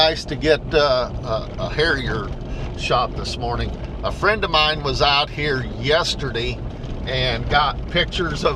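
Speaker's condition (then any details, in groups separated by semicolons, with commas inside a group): No condition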